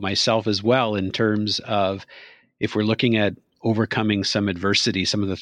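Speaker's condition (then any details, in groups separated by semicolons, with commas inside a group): No condition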